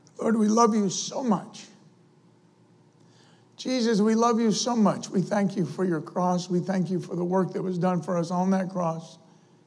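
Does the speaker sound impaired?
No.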